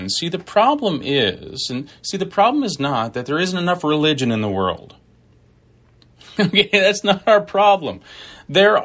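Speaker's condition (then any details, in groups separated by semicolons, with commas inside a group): No condition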